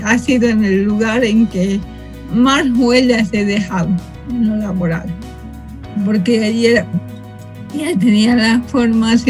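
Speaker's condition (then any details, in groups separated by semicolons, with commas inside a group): Cerebral palsy from birth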